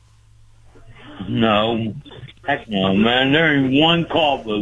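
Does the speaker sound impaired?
Yes: speech impediment; uses walker, osteoporosis, trouble getting up; unusually clear early in call.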